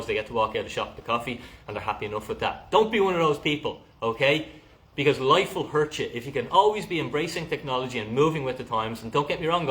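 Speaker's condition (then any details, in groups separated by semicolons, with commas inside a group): No condition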